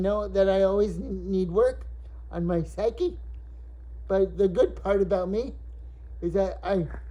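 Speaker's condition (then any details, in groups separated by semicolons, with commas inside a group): Cerebral palsy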